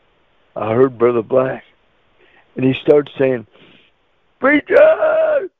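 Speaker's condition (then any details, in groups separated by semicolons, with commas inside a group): Cerebral palsy; wheelchair user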